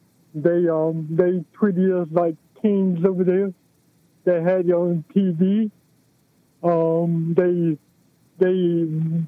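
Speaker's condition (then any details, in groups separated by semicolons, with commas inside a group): Cerebral palsy; balance and posture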